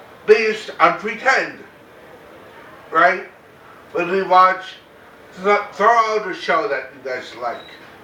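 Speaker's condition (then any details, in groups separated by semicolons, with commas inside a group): Cerebral palsy; very mild form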